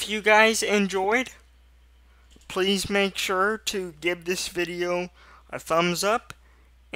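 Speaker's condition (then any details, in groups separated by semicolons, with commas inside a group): Cerebral palsy, mild; speech sometimes affected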